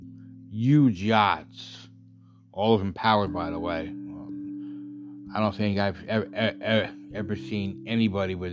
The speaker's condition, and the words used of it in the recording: Stuttering. Actually, it's an outlet for me to practice speaking, because if you haven't already noticed, I have a stuttering problem.